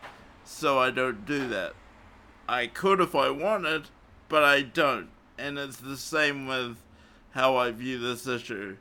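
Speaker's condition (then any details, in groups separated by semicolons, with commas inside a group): Cerebral palsy; morphine not allowed after it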